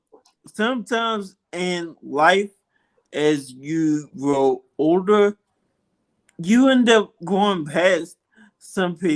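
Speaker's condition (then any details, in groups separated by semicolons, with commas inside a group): Multiple sclerosis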